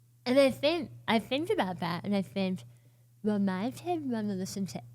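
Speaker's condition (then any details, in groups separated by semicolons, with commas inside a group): Oral cancer, partial glossectomy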